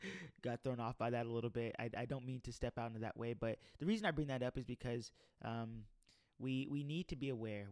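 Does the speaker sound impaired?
No.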